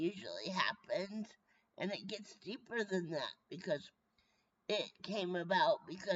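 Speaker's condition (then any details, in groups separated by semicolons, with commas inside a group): Brain injury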